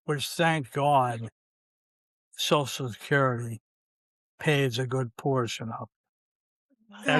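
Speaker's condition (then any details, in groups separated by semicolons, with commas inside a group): ALS, C9 mutation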